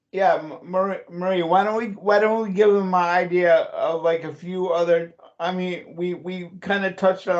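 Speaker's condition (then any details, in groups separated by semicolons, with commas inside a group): Cerebral palsy; voice goes up and down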